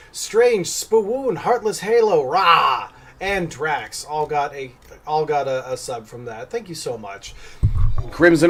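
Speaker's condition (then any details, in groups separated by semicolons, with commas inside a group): No condition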